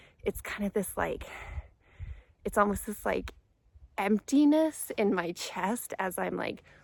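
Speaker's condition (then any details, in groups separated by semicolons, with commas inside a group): No condition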